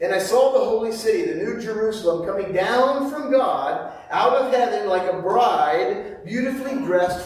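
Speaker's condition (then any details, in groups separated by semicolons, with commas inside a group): No condition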